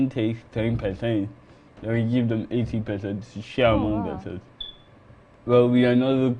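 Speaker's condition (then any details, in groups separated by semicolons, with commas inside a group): Cerebral palsy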